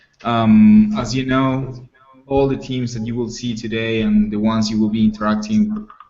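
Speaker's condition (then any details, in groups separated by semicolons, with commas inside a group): No condition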